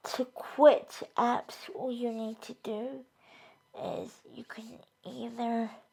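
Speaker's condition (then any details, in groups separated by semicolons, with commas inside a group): Cerebral palsy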